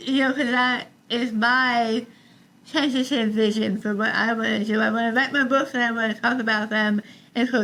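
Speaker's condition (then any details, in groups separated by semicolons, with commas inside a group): Tongue cancer, partial glossectomy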